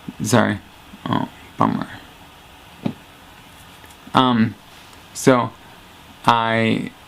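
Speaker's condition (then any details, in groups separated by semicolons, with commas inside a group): Traumatic brain injury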